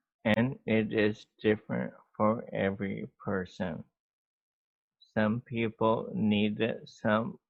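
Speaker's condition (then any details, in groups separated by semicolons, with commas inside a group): MND; ALS; slower speech, speech impediment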